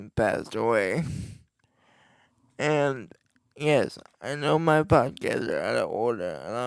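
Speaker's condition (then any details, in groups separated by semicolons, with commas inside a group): Cerebral palsy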